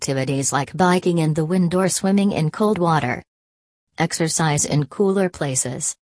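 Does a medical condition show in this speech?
No.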